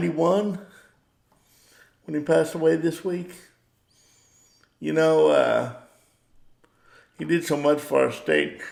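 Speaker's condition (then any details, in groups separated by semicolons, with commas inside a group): Cerebral palsy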